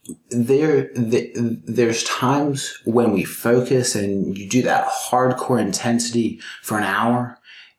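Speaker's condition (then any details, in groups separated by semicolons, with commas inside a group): Stuttering; severe stuttering, therapy at Purdue speech clinic started 12 years ago, four Toastmasters clubs; still stutters terribly severely; repeated sounds, prolonged sounds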